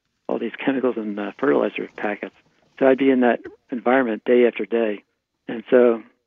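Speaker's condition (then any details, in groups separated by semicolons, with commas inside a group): Parkinson's disease; right hand tremor at onset, slack face, practices smiling, suspected cause fertilizer fumes, Magic Marker xylene; on carbidopa levodopa, tremors gone, functioning almost normally, Requip and other dopamine agonists tried earlier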